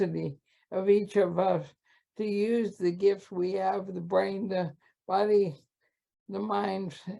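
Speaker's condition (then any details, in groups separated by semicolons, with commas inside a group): ALS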